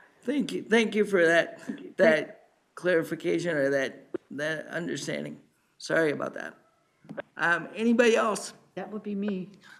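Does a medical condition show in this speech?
Yes: cerebral palsy.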